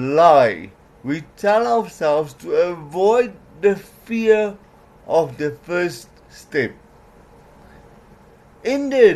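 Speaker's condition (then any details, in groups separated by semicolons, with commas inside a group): Cerebral palsy; doubted legs could last 6 continuous hours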